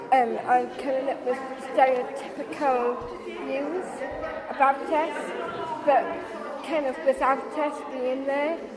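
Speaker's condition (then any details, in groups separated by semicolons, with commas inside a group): Down syndrome; learning disability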